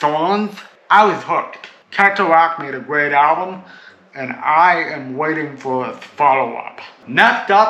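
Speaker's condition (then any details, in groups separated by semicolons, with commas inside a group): Cerebral palsy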